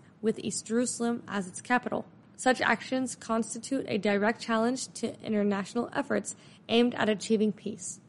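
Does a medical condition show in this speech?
No.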